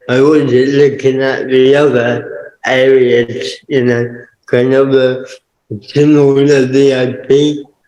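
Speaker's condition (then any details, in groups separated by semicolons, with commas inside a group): Cerebral palsy; permanent wheelchair user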